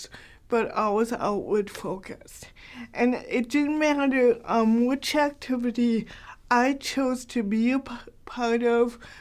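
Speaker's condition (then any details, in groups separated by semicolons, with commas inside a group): Cerebral palsy, mild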